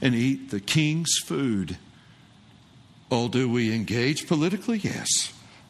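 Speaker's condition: No condition

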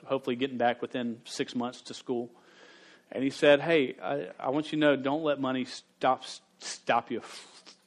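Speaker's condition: Stuttering; still stutters, speaks in front of crowds despite stutter; blocks, gets stuck on own name and short words like a and and; repeated words, prolonged sounds

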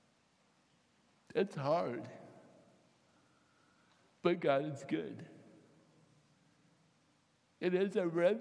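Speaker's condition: Cerebral palsy, mild; typewriter for writing

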